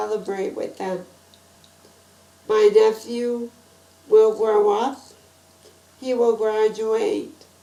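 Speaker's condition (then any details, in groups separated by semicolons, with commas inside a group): Spinal muscular atrophy type 2; spinal muscular atrophy type 2, genetic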